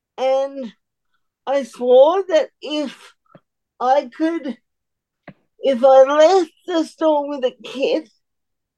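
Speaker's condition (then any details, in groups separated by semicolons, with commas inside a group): Cerebral palsy; uses wheelchair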